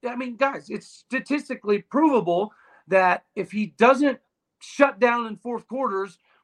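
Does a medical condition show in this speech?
No.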